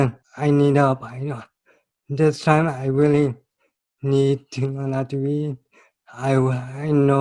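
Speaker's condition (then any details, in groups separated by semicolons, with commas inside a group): Cerebral palsy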